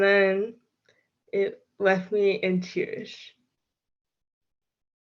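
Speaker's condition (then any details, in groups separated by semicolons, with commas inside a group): Cerebral palsy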